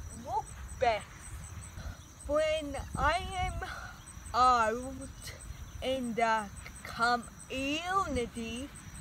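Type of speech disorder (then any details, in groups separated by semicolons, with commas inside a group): Apraxia of speech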